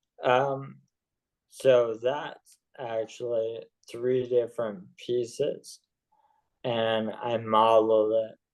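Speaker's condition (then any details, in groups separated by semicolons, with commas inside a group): ALS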